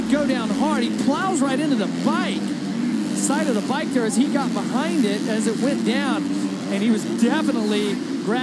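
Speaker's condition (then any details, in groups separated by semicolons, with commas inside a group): No condition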